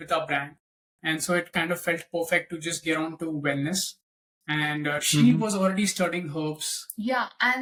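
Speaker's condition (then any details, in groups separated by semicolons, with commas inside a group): No condition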